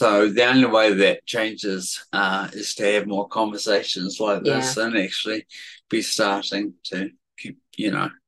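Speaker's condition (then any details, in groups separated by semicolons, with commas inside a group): Cerebellar atrophy; said to be genetic, significant environmental component, affects speech and balance, worse when tired or stressed; speech a little worse than usual today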